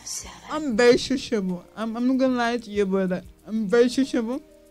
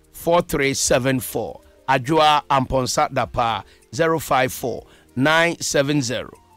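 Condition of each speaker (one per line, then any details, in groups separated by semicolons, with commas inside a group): Cerebral palsy; acquired, not from birth
No condition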